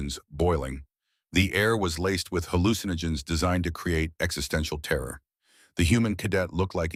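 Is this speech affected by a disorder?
No.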